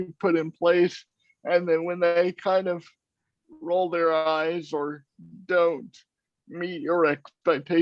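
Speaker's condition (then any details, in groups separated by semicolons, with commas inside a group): Cerebral palsy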